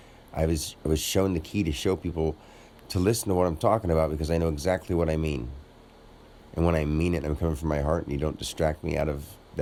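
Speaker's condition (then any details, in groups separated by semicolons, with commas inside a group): No condition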